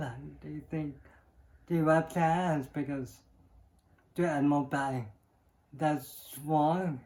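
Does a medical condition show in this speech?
Yes: cerebral palsy.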